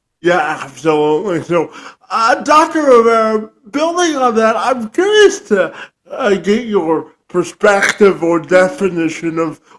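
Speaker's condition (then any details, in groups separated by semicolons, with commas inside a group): Cerebral palsy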